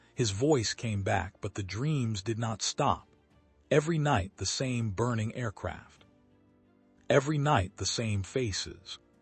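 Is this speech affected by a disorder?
No.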